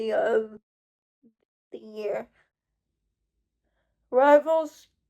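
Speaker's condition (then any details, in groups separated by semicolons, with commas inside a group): Cerebral palsy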